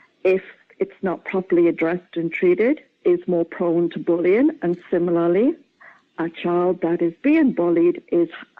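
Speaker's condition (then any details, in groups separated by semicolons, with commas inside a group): No condition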